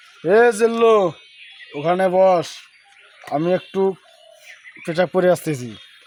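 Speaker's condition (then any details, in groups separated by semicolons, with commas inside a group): No condition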